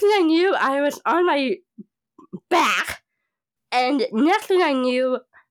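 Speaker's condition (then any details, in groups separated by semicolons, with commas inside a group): Down syndrome; as on Japan trip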